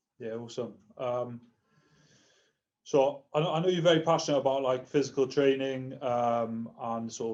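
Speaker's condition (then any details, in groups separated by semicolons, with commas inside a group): No condition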